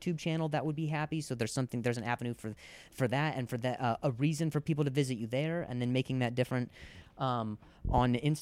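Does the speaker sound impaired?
Yes: stutter; made finding other employment hard; converses at length in interview; listeners used to get impatient, cut off or dismiss, speech gives distinctive comedic point of view; here repeated words, blocks.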